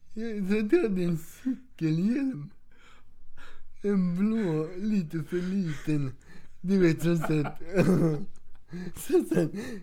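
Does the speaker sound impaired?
Yes: cerebral palsy; wheelchair user.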